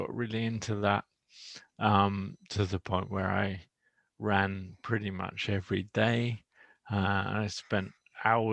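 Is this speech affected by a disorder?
Yes: motor neuron disease; speech a little slow.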